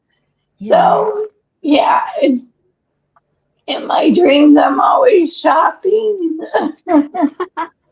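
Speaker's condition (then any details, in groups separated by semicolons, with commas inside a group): ALS; breathless after exertion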